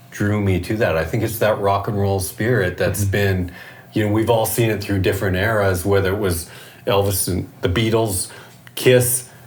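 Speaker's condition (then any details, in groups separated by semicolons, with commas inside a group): No condition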